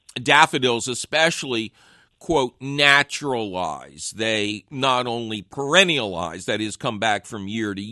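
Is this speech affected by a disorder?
No.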